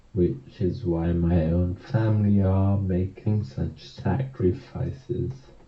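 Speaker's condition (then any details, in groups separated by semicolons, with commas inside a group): Motor neurone disease; cannot speak, pureed foods only, emotional lability with laughter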